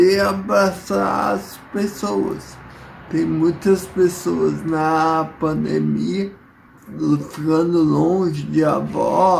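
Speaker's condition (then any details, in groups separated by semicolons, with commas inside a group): Multiple sclerosis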